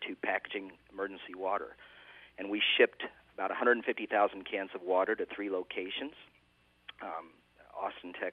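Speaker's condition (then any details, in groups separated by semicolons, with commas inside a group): No condition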